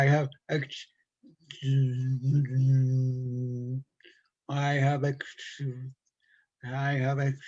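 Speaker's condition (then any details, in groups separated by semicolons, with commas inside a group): Stutter from brain injury; mild cerebral palsy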